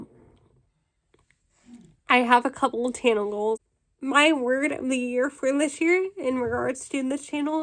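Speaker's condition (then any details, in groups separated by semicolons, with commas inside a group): Cerebral palsy, spastic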